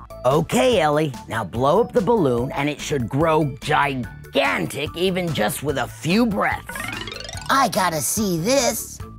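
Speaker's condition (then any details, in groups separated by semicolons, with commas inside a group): No condition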